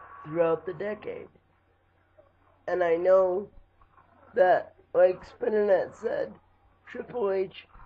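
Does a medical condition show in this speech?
Yes: cerebral palsy; lifelong, wheelchair user.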